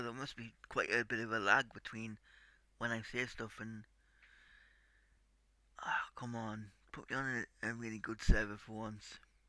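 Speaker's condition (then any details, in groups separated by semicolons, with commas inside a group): Cerebral palsy; tight muscles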